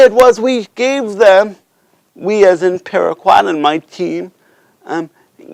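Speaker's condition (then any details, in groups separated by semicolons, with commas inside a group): Cerebral palsy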